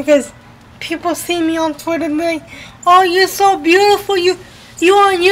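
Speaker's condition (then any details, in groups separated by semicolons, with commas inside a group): Cerebral palsy; uses a wheelchair, had surgery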